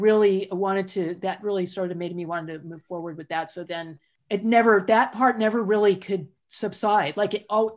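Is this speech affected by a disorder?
No.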